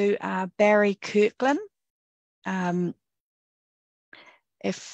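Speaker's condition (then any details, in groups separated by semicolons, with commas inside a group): No condition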